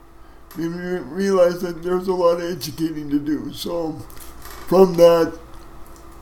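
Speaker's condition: Cerebral palsy; wheelchair for mobility

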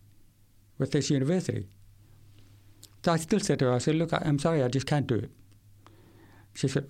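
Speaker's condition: Severe to profound hearing loss, acquired, from meningitis at age 8; decades since onset

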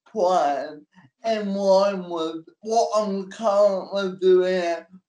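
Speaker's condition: Cerebral palsy; cerebral palsy since birth, physical disability only, manual wheelchair, support worker takes notes and types for him; NDIS support worker for transport, getting on and off stage, personal care

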